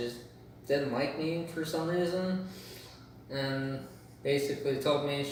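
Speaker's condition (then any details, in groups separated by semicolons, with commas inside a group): Cerebral palsy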